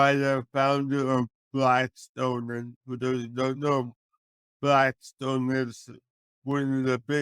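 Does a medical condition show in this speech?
Yes: cerebral palsy; speech affected.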